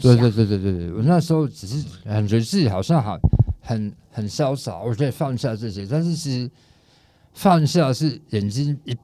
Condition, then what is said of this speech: Tongue cancer surgery. 康復後他每天都會練習發音，因此現在說話才有辦法那麼清晰，遇到的人都認為是個奇蹟！